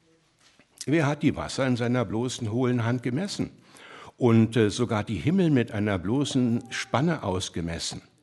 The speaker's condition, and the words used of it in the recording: No condition.